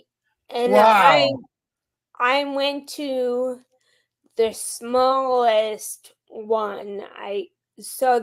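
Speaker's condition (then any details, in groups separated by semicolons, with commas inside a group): Friedreich's ataxia; rare progressive neuromuscular disease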